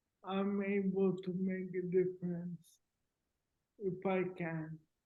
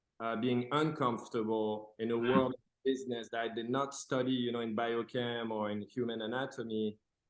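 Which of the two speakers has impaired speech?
The first: cerebral palsy.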